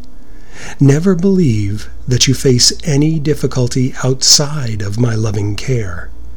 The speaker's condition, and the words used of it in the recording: None; typical speech.